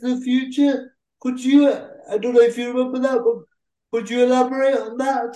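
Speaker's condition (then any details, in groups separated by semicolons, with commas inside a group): Cerebral palsy; uses a wheelchair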